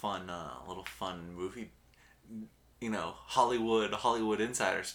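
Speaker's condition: No condition

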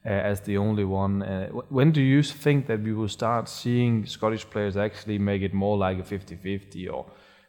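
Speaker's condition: No condition

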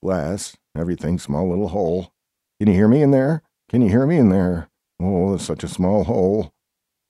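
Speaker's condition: No condition

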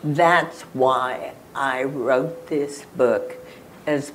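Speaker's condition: Spasmodic dysphonia; 4 months unable to talk before

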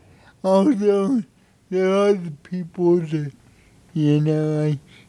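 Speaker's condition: Cerebral palsy; no medication

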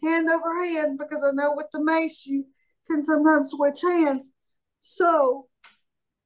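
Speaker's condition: Cerebral palsy; trains mace and clubs

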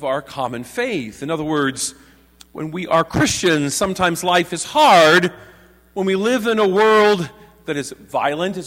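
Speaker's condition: No condition

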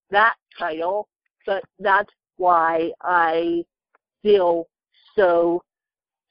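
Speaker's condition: Cerebral palsy; can type but very slowly

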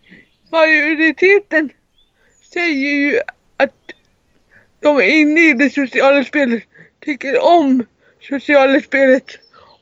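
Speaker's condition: Cerebral palsy, severe

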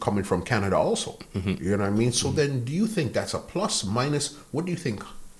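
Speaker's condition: No condition

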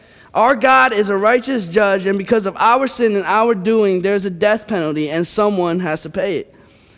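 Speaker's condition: No condition

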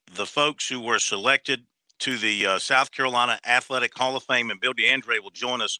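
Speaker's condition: No condition

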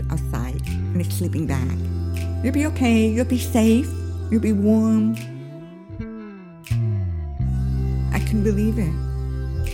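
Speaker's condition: Deafness

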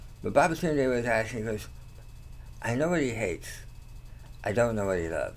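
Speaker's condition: Tongue cancer surgery; slight slur, talks okay

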